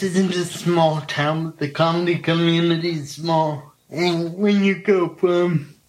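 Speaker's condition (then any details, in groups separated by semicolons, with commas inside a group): Cerebral palsy; feels picking up host's stammer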